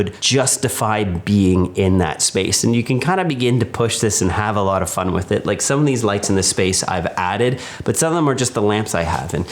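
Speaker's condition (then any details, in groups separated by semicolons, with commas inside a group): No condition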